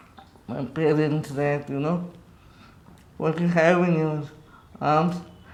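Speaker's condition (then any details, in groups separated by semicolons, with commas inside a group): Cerebral palsy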